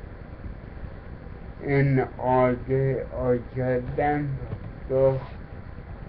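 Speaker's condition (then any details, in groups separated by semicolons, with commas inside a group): Cerebral palsy; affects speech, talks differently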